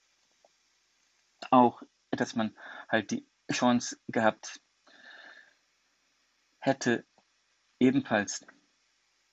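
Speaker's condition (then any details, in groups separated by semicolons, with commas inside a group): Stuttering; stuttering since primary school, about 30 years; prolonged sounds, blocks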